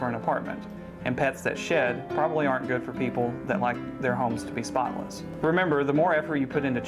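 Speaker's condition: No condition

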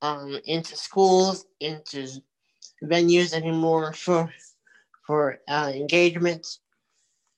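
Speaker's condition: Cerebral palsy; multiple surgeries since infancy

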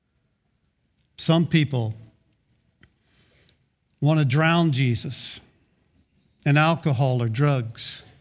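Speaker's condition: No condition

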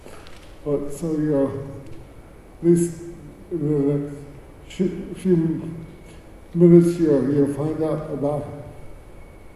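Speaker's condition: Cerebral palsy; speech

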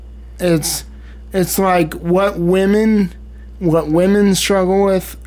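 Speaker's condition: Cerebral palsy, spastic

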